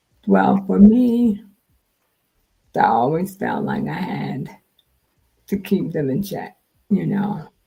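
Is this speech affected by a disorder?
Yes: multiple sclerosis.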